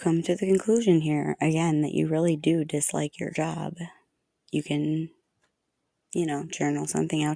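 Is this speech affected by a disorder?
No.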